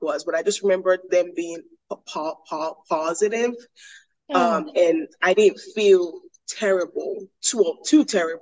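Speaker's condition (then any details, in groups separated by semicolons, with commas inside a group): Stutter; covert most of life, overt since mid pharmacy school, CBT, couple months speech therapy, group therapy; word switching, avoided feared consonants and sounds, frequency and severity increased, 30-minute presentation took an hour; repeated sounds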